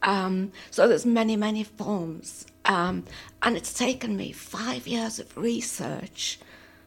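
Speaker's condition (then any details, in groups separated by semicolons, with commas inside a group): Dysphonia; muscle tension dysphonia with some tremor, progressive, thyroid partly removed 1992, suspected but unconfirmed cause; voice unreliable, gives out mid-conversation, pauses for breath, pushes on throat, slight tremor, hard to follow by phone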